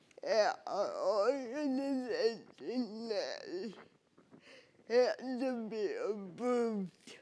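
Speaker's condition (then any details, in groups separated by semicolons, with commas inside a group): Cerebral palsy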